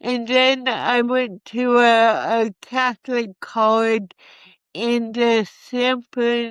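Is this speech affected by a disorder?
Yes: cerebral palsy; from birth.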